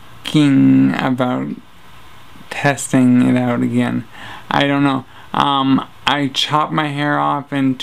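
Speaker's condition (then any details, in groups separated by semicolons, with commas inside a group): Traumatic brain injury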